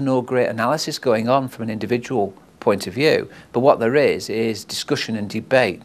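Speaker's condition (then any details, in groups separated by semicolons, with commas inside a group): No condition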